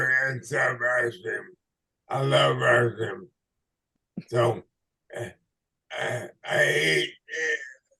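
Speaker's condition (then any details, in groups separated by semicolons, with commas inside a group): ALS/MND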